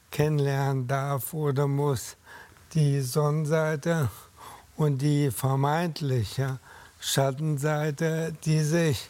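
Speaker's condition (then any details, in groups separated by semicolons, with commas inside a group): ALS; almost 10 years since diagnosis, companion Cassandra Menten, alternative therapies tried, cannot go out alone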